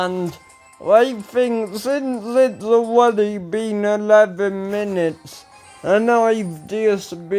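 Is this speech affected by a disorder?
Yes: ataxia; speech recently worse.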